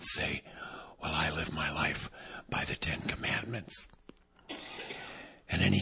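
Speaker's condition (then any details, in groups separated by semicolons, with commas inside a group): Vocal cord paralysis, unilateral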